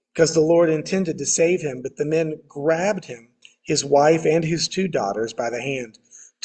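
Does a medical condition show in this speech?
No.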